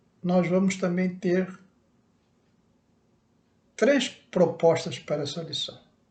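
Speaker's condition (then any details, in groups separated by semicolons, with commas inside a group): No condition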